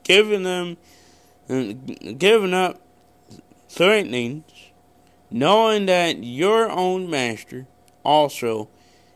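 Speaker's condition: Cerebral palsy; born with condition

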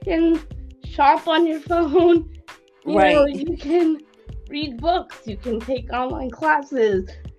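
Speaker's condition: Cerebral palsy; quadriplegic

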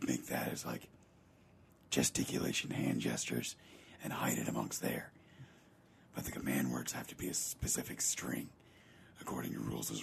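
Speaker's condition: Paralyzed vocal cord; Non-Hodgkin lymphoma behind tonsil, tonsil removed, few months of chemotherapy; cancer-free after few months of chemotherapy, voice changed; says sounds like Batman

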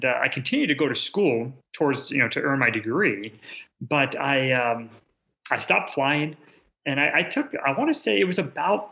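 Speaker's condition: No condition

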